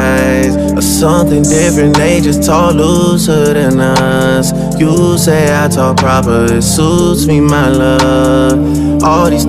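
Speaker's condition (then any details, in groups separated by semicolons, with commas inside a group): No condition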